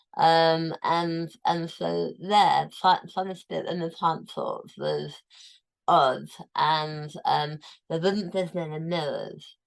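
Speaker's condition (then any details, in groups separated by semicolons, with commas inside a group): Tongue cancer, tongue removed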